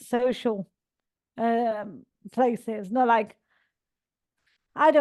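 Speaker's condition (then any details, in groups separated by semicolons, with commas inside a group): Cerebral palsy; all four limbs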